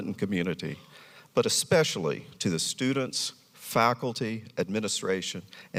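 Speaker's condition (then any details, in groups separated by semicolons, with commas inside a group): No condition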